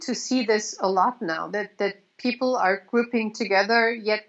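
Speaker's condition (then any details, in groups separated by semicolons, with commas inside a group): No condition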